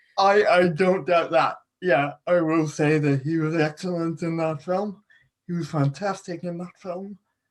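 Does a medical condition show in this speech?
Yes: cerebral palsy.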